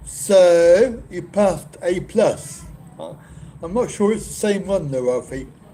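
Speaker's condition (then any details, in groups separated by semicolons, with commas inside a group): Cerebral palsy; back surgery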